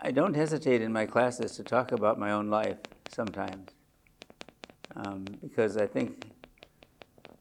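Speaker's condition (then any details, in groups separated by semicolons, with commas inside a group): Parkinson's disease; age 74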